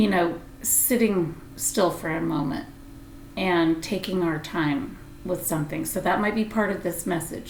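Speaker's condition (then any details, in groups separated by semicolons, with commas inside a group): No condition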